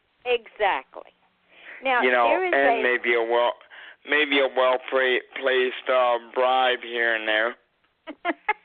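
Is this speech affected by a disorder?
Yes: cerebral palsy.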